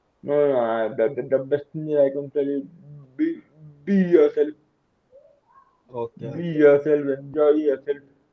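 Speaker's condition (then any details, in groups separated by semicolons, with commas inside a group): Cerebral palsy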